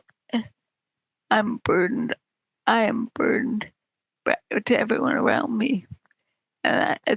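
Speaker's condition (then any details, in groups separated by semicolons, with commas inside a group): Multiple sclerosis; cannot use hands or legs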